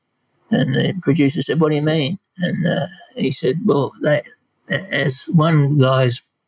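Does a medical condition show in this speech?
Yes: Parkinson's disease; no tremor, about 12 years since onset; worsening last couple of years, on medication, slowed down; voice hesitant and lower volume, sounds a bit different, speech affected only recently.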